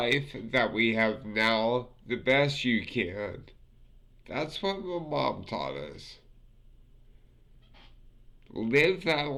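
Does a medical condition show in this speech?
Yes: multiple sclerosis; affects fingers.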